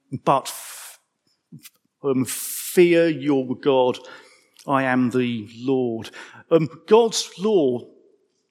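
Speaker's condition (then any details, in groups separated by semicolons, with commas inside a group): Stammer; man aged 55; prolonged sounds, blocks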